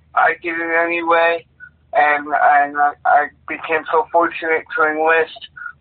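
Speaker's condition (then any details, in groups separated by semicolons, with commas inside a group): Cerebral palsy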